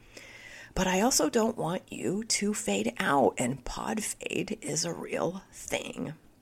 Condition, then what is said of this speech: Spasmodic dysphonia. This year, I got this voice condition, which you can hear probably, called spasmodic dysphonia, and I'm continuing to navigate through it.